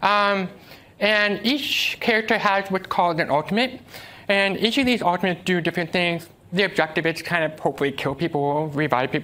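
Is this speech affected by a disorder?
Yes: deafness; uses American Sign Language, cannot follow game voice chat or spoken cues amid noise.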